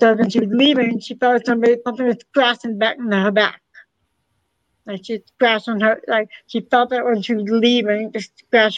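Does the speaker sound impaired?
Yes: hard of hearing, cochlear implant; does very well with implant, voicing sign language interpretation for deaf team.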